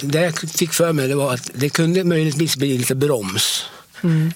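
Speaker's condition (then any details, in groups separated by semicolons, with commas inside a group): Parkinson's disease; Parkinson 18 years before transplant, nearly 8 million stem cells transplanted into brain, study participant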